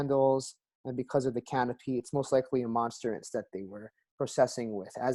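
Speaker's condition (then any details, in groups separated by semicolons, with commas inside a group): No condition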